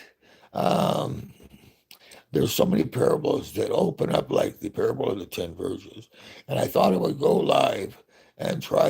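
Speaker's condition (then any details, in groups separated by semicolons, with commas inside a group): Parkinson's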